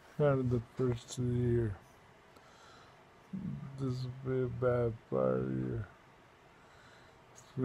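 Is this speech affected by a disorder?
Yes: multiple sclerosis.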